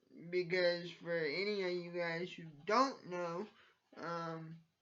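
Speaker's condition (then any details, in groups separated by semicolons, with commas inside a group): Cerebral palsy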